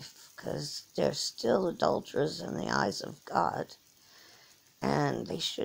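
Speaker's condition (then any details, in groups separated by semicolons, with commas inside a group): Cerebral palsy; from birth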